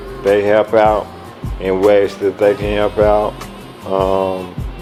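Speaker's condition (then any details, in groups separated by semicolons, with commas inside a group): ALS; speech progressively lost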